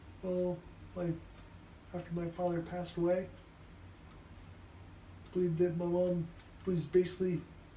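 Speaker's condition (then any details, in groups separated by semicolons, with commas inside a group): Traumatic brain injury; assault at age 15, unable to walk or self-care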